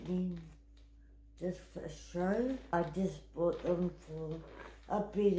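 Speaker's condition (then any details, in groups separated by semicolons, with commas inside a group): Cerebral palsy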